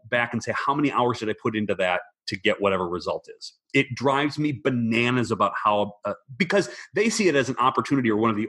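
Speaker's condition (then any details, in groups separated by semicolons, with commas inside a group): No condition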